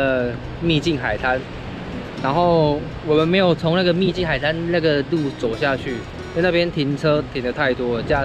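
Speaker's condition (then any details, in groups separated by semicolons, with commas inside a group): No condition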